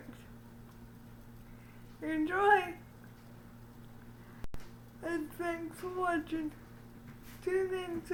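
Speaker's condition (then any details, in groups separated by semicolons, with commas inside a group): Cerebral palsy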